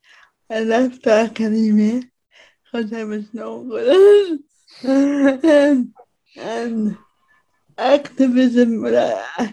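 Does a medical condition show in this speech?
Yes: speech impediment; finds writing easier than speaking.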